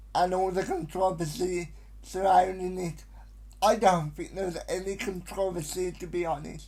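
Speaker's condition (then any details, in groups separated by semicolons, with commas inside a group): Cerebral palsy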